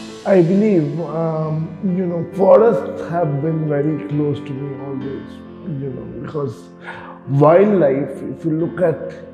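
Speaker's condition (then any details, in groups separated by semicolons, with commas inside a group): Cerebral palsy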